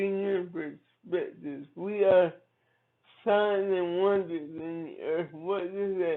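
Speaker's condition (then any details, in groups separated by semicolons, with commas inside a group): Cerebral palsy; from birth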